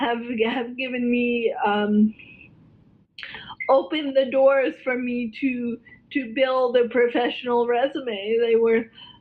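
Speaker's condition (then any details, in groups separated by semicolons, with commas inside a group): Cerebral palsy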